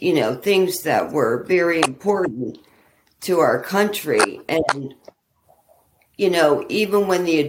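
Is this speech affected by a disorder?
Yes: ALS; small symptoms traced back easily 10 years or more; walking impaired, not yet bad, expects progression.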